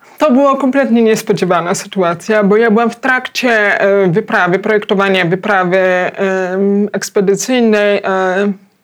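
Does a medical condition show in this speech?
Yes: hard of hearing, cochlear implant; electronic device must be protected from rain and water.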